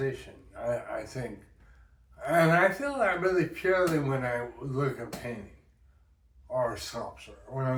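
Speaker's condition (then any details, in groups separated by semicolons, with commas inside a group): Brain injury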